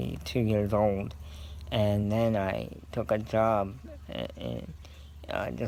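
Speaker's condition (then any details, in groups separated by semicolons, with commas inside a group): Cerebral palsy; scoliosis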